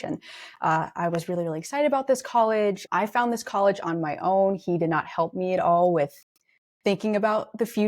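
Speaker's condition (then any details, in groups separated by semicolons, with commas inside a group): No condition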